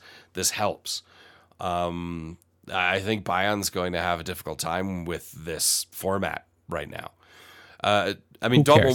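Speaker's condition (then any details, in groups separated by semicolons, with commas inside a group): No condition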